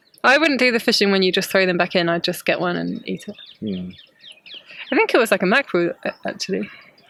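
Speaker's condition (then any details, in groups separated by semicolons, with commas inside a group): No condition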